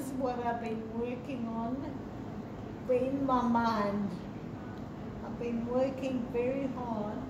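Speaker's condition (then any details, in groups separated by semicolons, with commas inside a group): Multiple sclerosis; improving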